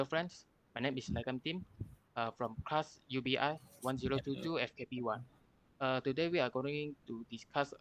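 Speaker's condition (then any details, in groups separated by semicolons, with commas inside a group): No condition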